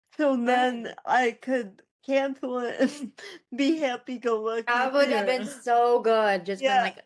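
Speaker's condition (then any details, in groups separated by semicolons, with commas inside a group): Cerebral palsy; spastic, ataxic features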